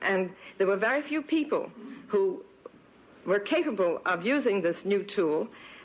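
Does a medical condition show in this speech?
No.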